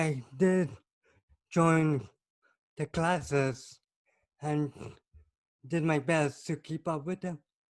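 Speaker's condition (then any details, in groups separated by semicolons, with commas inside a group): Cerebral palsy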